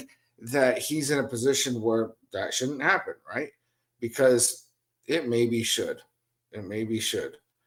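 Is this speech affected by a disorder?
No.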